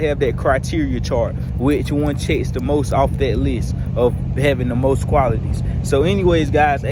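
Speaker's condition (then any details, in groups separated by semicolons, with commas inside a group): No condition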